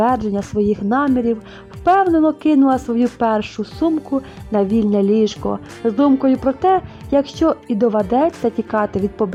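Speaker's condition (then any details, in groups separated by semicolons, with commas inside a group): No condition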